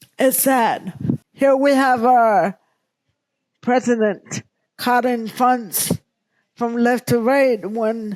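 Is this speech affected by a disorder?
Yes: cerebral palsy; present from birth.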